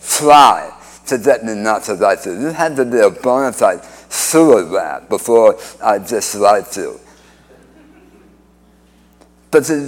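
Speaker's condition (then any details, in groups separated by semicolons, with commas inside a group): Speech impediment after cancer surgery; radiation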